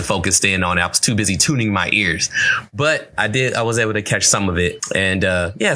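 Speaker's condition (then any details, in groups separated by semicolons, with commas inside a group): No condition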